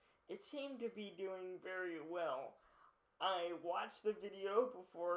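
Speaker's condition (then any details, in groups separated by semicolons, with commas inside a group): Cerebral palsy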